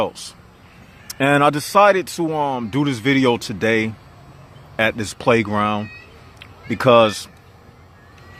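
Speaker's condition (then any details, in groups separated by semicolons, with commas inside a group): No condition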